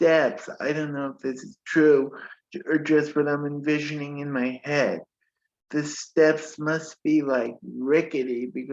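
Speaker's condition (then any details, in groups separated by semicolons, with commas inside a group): Cerebral palsy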